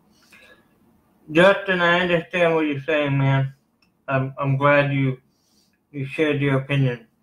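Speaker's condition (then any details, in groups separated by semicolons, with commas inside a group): Cerebral palsy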